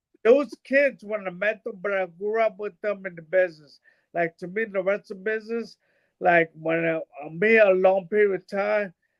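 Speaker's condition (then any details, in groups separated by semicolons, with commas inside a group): Brain bruising; speech bad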